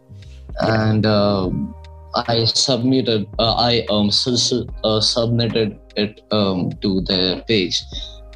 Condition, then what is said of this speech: Stuttering. He is the person who just spits bars in that particular unique tone, and then he murders that particular verse and he stammers.